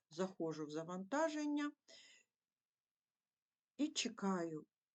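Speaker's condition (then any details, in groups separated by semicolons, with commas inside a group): No condition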